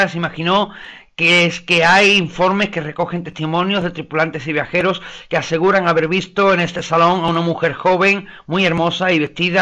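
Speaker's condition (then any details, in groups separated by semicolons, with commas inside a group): No condition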